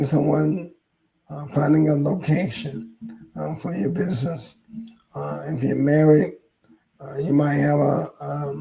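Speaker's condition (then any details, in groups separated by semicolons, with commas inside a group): ALS; hoarse voice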